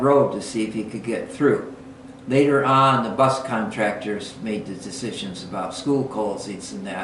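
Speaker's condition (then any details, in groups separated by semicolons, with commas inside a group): No condition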